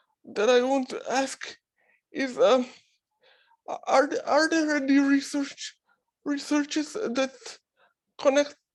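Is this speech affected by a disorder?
Yes: cerebral palsy.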